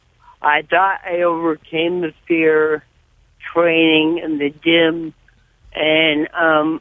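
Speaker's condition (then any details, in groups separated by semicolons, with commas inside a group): Cerebral palsy; severe cerebral palsy from birth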